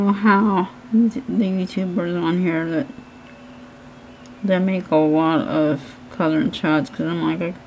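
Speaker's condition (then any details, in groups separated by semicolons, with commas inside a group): Cerebral palsy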